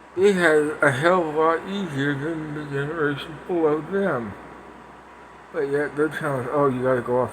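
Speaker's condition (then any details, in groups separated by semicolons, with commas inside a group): Parkinson's; speech impediment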